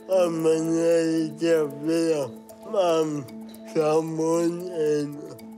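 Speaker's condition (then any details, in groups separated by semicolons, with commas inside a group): Cerebral palsy; speech comes out differently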